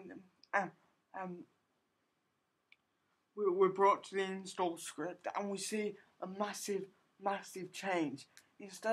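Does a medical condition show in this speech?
Yes: cerebral palsy.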